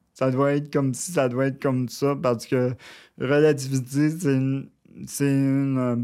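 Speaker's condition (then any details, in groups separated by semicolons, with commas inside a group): Cerebral palsy, near quadriplegia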